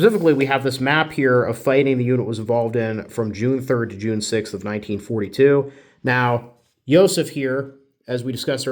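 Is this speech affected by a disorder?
No.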